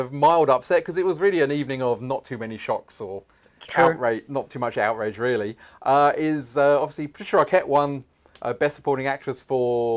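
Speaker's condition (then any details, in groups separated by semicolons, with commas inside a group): No condition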